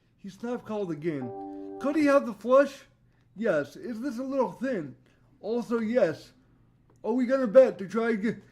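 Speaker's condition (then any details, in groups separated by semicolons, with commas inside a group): Cerebral palsy; voice tone sometimes odd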